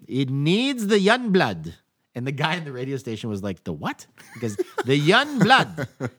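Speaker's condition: No condition

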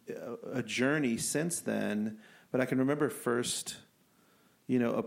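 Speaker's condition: No condition

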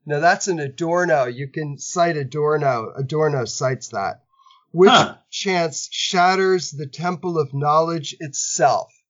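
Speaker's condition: No condition

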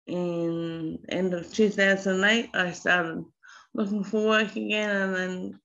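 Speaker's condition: Slurred speech after brainstem stroke, mild; initially unable to talk, relearned speech, now mild slurring, not very obvious

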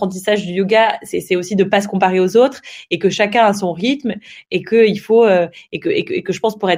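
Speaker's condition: No condition

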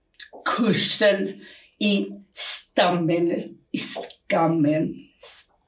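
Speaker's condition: Aphasia; aphasia from brain damage, at onset could not speak at all, partly recovered after time in Spain; member of aphasia association; knows words but cannot get them out, word-finding errors, garbled non-words, restarts, repetitions

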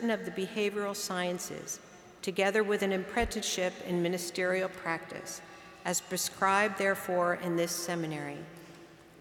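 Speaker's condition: No condition

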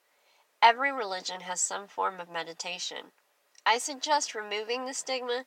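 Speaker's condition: Cleft lip and palate; congenital, past surgeries, wears hearing aids; clear speech

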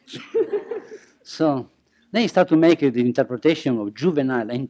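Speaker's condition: No condition

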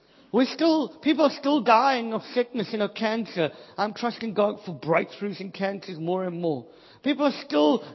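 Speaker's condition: Cleft palate; congenital cleft palate, hole in palate, Pierre-Robin syndrome, affects all ENT, still struggles quite severely; speech most affected, hated own voice until about age 28, could not hear self preach

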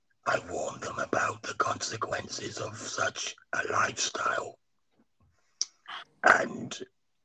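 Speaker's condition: Laryngectomy after cancer; voice box removed after cancer, cancer survivor; speaks and street preaches without voice box

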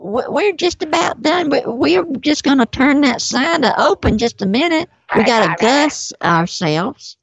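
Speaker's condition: No condition

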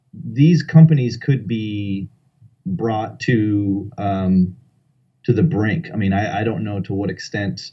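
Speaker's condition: No condition

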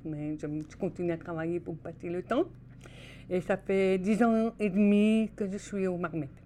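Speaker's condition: Deafblindness; premature birth, severe myopia from infancy, thick glasses, severe hearing loss, two hearing aids from 6-7, Geneva deaf school from 10; age 66, worsened with age, white cane since 20, former guide dog, needs face-to-face, at FRSA Monthey; oral communication fully possible, needs to see mouth, cannot follow with third person

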